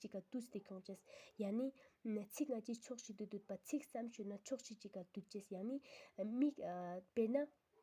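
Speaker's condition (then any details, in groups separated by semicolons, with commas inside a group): No condition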